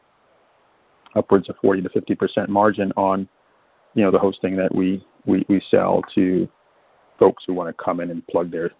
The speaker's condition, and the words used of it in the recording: No condition.